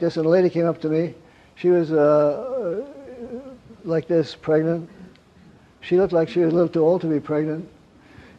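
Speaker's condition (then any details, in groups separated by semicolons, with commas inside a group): Parkinson's; gets up around 3 am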